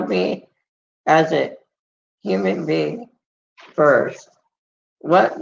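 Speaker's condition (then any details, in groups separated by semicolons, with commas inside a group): Muscular dystrophy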